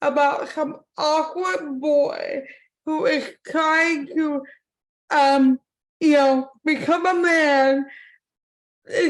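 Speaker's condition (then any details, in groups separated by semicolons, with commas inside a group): Cerebral palsy; from birth; impaired speech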